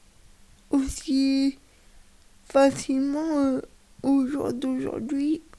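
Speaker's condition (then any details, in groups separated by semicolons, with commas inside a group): Cerebral palsy; wheelchair user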